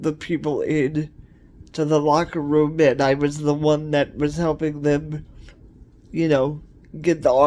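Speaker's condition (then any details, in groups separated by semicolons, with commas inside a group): Cerebral palsy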